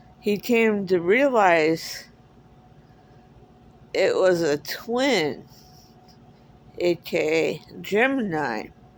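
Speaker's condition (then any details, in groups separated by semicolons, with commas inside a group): Cerebral palsy; speaks differently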